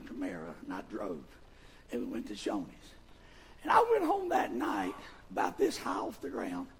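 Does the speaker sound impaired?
Yes: vocal fold paralysis, bilateral; speaks with false vocal folds; both vocal cords paralyzed, do not come together, move or vibrate, false folds compensate for voicing; voice partly regained since loss about 9 years ago, false-fold voicing on camera exam, Baptist Hospital; voice worse than before, Kermit-the-Frog-like, irritating, pushes much air.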